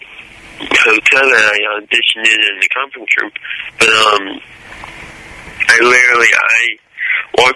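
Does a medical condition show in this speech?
Yes: cerebral palsy, mild; less stutter than the character portrayed.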